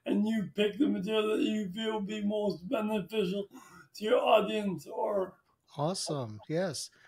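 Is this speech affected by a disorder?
Yes: traumatic brain injury; initially expected never to speak or eat, now speaks.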